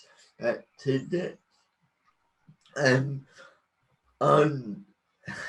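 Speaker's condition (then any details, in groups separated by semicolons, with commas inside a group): Cerebral palsy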